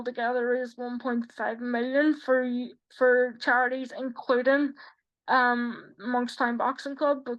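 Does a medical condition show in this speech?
Yes: quadriplegic cerebral palsy.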